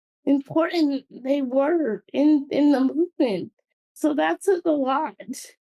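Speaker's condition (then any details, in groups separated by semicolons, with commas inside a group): Cerebral palsy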